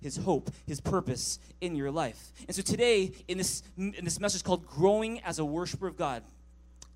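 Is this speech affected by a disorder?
No.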